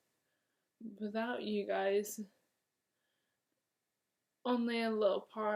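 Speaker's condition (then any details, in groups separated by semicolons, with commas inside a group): Motor neurone disease; onset in left hand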